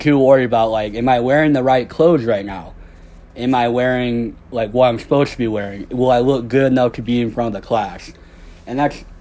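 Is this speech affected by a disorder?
Yes: cleft lip and palate; doing well.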